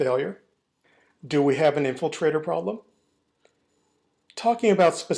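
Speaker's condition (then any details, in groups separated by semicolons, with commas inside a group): No condition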